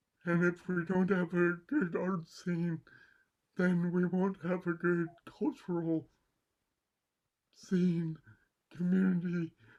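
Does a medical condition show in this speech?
Yes: cerebral palsy; mild left side.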